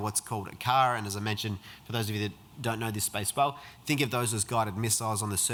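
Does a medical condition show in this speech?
No.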